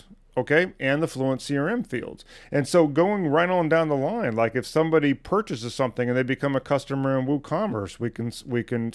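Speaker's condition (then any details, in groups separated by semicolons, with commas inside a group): No condition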